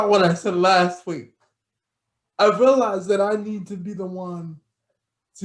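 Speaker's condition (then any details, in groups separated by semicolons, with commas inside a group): Cerebral palsy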